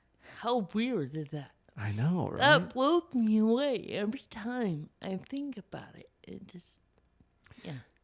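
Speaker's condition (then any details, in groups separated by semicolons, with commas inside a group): Cerebral palsy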